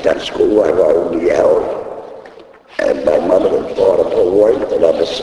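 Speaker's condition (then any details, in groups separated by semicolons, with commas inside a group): Laryngectomy; needs thumb to talk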